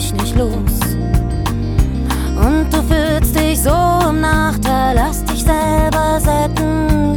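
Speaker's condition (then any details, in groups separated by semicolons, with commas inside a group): No condition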